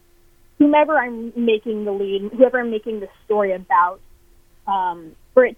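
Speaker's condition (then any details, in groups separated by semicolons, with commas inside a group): No condition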